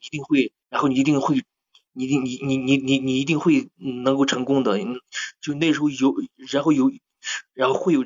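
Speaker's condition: Stuttering; stutter since childhood, Gansu Jingyuan dialect speaker; mild stutter audible in interview, repetitions, fillers; much worse speaking local dialect, fluent singing in dialect, feels comfortable within own breath rhythm; repeated words

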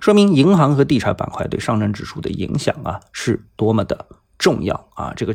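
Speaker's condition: No condition

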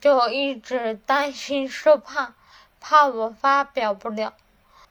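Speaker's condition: Cerebellar atrophy, hereditary; slurred

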